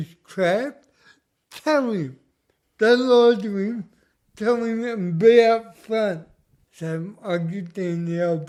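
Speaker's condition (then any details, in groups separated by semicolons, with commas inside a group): Cerebral palsy; speech noticeably affected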